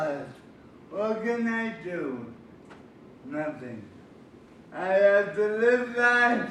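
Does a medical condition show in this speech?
Yes: cerebral palsy.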